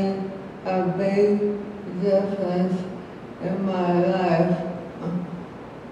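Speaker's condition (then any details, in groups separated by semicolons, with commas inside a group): ALS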